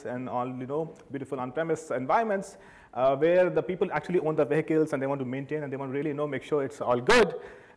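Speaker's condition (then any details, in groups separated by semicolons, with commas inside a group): No condition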